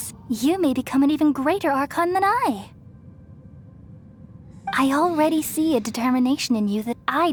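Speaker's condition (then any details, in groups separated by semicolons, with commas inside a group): No condition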